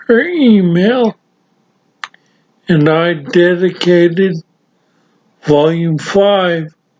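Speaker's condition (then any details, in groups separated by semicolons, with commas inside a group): Severe traumatic brain injury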